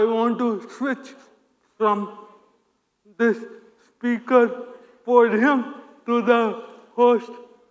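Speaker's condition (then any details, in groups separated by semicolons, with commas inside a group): Cerebral palsy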